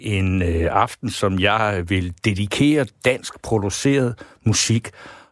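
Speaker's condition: No condition

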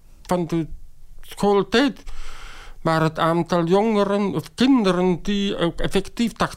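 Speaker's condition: Deafness, acquired, after meningitis, severe; nearly complete deafness acquired at age three from meningitis, oral upbringing, speech therapy, sign language from 25; speech therapy in childhood, can speak, formerly relied on lip-reading, now uses sign language interpreter

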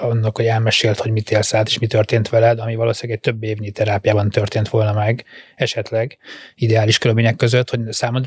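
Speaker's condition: No condition

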